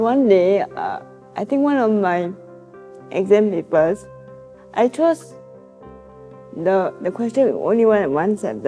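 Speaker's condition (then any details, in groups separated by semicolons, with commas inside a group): Cerebral palsy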